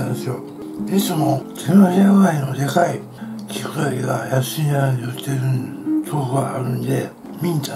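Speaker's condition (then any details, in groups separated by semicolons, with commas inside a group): Tongue cancer, partial glossectomy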